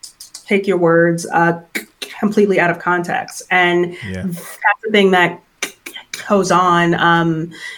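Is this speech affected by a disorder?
Yes: stuttering; stuttering since around age 3 or 4; still stutters at times, apprehension about speaking fluently; stutters sometimes, at times avoids speaking situations, anxiety about fluent understandable speech; here prolonged sounds.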